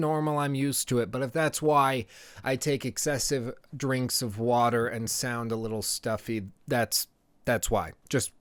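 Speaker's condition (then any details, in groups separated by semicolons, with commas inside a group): No condition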